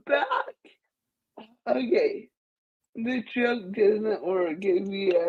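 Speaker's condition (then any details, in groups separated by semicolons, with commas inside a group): Cerebral palsy; speech affected, permanent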